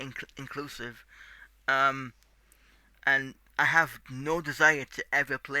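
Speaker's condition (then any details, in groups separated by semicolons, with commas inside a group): Cerebral palsy; tight muscles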